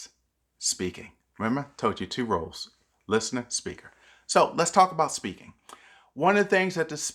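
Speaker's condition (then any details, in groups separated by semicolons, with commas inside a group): No condition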